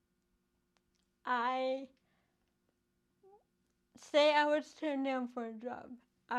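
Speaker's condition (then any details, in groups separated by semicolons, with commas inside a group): Cerebral palsy; affects hands, legs, walking and talking; physical, occupational and speech therapy; speech affected, IOP device for mouth muscles, improved within year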